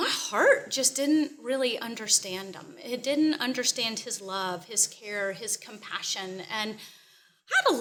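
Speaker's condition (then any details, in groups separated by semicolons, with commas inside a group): No condition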